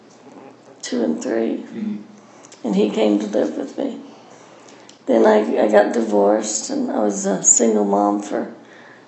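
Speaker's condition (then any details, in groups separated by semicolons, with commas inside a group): Parkinson's; diagnosed at age 44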